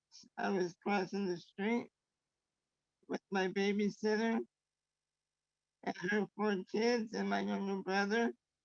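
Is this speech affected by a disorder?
Yes: traumatic brain injury.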